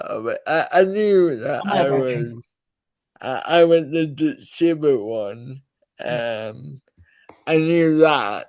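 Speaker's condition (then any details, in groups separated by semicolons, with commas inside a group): Cerebral palsy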